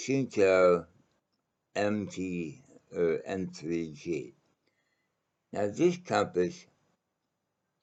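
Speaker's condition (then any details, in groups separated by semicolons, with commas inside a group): Mouth cancer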